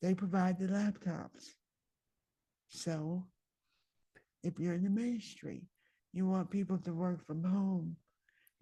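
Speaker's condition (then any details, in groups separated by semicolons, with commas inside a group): Myasthenia gravis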